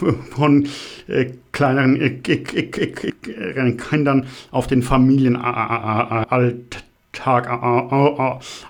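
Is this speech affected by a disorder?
Yes: stuttering; developmental, lifelong, possibly inherited, father stuttered, brother fluent, logopedic speech therapy, constant since second grade; audible stuttering in recording, stronger than guest's stuttering son; described by guest as stronger than son's; here repeated sounds, blocks.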